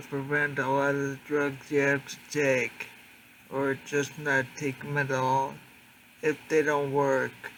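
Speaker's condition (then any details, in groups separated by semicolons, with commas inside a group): Traumatic brain injury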